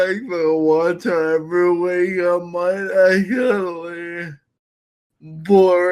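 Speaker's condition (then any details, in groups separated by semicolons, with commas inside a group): Friedreich's ataxia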